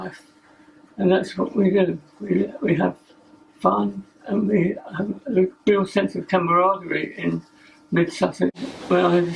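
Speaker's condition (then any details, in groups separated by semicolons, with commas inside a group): Parkinson's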